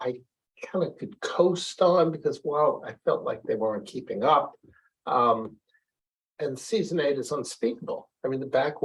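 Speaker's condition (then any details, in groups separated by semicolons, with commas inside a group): No condition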